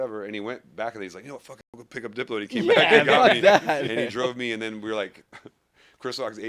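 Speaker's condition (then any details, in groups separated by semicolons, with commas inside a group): No condition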